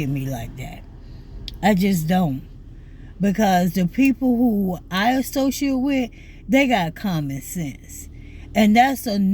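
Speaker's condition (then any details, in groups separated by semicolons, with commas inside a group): ALS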